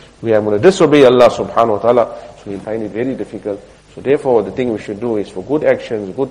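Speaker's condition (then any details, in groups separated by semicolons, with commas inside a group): No condition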